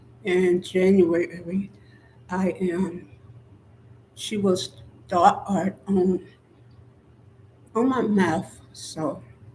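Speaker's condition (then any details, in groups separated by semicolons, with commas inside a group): Spinal neurosarcoidosis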